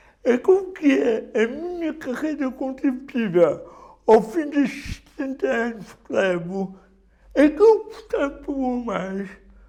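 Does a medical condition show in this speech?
Yes: cerebral palsy.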